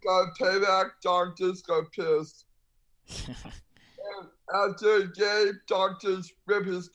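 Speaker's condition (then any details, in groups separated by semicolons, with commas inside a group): Down syndrome; congenital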